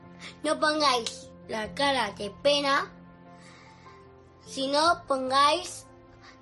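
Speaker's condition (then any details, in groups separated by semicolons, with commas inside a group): Down syndrome; trisomy 21, extra chromosome in pair 21, genetic alteration, age 11; 11 years old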